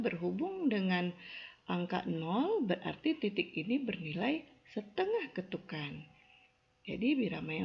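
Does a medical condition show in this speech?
No.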